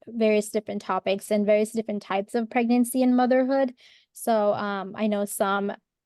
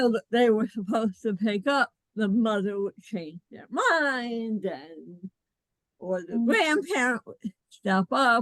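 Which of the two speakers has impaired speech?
The second: cerebral palsy.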